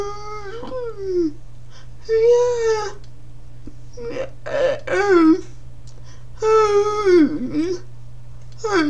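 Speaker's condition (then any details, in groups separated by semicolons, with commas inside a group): Cerebral palsy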